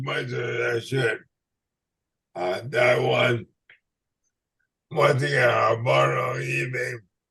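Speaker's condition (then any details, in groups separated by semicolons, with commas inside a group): ALS/MND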